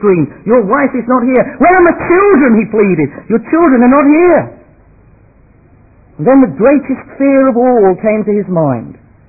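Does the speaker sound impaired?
No.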